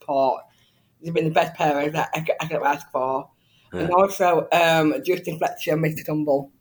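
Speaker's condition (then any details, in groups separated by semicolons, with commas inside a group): Down syndrome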